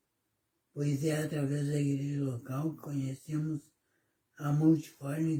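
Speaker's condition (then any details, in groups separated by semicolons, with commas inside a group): Cerebellar ataxia; degenerative hereditary form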